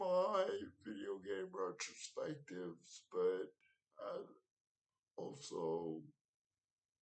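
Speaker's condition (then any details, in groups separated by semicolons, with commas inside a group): Cerebral palsy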